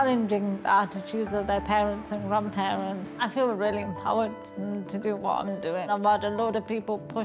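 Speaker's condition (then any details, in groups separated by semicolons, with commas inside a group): Cerebral palsy; sometimes slurred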